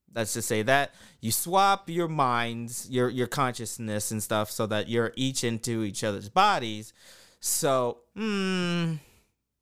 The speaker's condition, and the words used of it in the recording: None; typical speech.